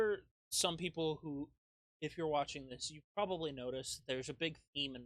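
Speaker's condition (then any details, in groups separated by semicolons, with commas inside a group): No condition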